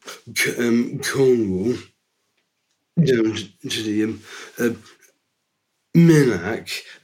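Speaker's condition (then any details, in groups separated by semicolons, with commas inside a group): Down syndrome; from birth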